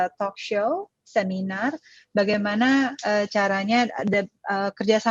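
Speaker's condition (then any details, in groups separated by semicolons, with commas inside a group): No condition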